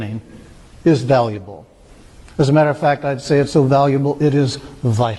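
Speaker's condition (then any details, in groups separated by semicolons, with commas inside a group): No condition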